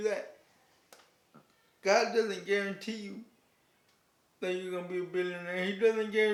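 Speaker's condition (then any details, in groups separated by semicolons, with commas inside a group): Cerebral palsy; declined offered surgery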